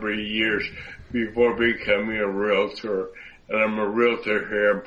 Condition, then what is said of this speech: Stroke. I talk a little funny because I had a stroke, but rest assured that I'm all there.